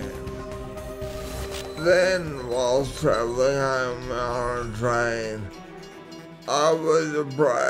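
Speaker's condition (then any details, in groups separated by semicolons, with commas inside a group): Traumatic brain injury; assault, C6 and C7 neck fractures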